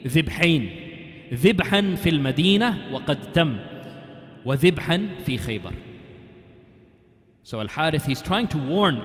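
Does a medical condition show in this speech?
No.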